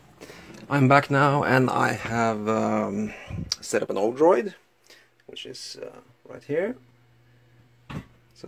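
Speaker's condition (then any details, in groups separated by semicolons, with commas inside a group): No condition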